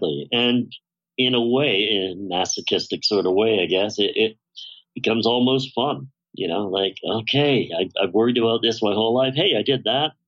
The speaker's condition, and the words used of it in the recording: Cleft palate. So I'm facially disfigured. I'm vocally distorted.